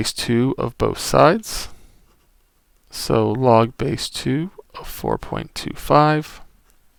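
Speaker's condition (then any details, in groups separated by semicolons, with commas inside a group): No condition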